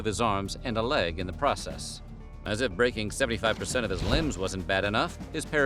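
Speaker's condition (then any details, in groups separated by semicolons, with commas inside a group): No condition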